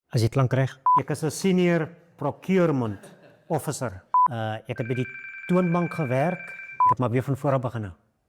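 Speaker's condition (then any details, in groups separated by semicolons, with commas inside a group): No condition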